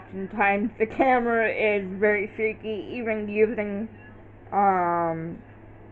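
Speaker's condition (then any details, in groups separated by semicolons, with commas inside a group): Cerebral palsy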